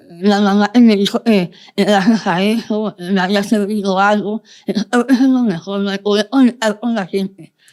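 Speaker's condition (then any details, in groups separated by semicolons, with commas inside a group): Moebius syndrome, congenital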